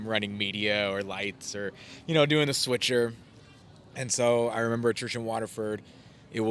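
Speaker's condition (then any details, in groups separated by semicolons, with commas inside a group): No condition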